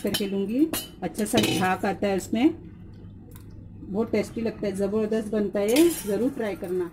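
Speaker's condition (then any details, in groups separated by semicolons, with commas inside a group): No condition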